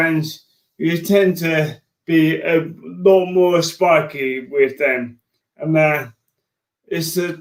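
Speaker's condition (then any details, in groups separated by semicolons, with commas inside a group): Motor neurone disease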